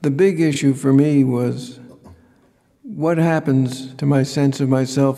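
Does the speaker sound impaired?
Yes: Parkinson's disease; began with occasional right-hand tremor and trouble buttoning, diagnosed about 10 years ago; freezing on stage, stiff movement without fluidity, medication gives about 1.5-hour window; less speech trouble than co-actor Dan, movement trouble predominates.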